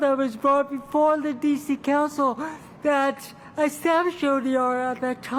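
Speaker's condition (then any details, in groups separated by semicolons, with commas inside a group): Cerebral palsy; from birth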